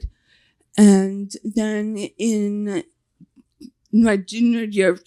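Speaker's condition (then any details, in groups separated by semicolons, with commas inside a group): Facial paralysis (nf2-swn)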